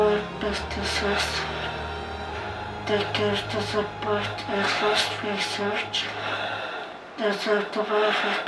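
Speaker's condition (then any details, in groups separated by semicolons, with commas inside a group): ALS; genetic FUS mutation, highly aggressive, onset as limp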